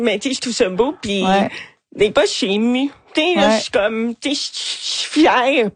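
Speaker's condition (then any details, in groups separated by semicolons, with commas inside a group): Hearing loss, cochlear implant; deaf, hard of hearing, hears nothing without implant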